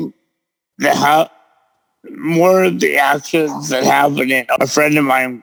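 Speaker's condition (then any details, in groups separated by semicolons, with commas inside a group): Cerebral palsy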